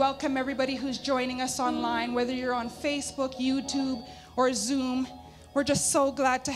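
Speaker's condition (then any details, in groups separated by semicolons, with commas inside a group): No condition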